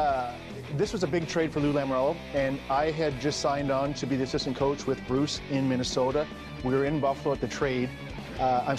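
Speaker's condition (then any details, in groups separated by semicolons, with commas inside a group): No condition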